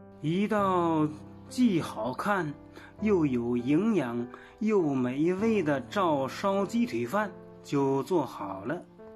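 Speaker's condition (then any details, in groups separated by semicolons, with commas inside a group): No condition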